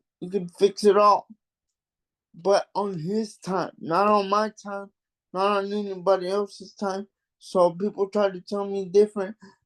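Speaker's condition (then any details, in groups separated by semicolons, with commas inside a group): Cerebral palsy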